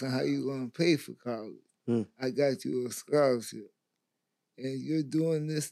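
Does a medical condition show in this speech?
Yes: stroke; babbling, uncontrollable drooling, slurred speech mother could not understand at onset, persisted after brain surgery.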